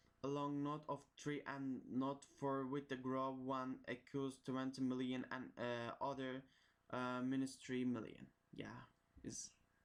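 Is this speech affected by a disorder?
No.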